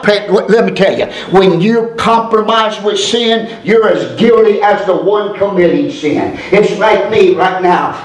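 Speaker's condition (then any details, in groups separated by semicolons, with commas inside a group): No condition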